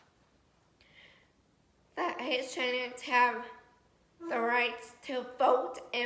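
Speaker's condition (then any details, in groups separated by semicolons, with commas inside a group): Cerebral palsy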